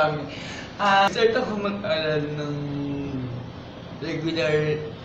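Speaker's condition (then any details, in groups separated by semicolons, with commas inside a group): Mild cerebral palsy; mild, affects movement and hands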